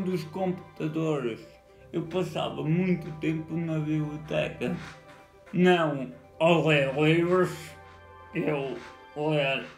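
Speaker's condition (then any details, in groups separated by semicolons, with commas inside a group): Cerebral palsy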